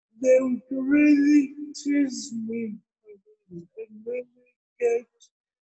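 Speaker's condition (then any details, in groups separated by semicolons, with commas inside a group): Cerebral palsy; from birth in Kenya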